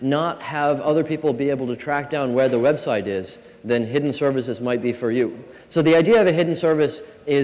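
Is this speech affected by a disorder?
No.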